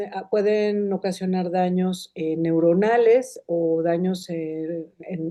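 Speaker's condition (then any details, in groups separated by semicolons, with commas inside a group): No condition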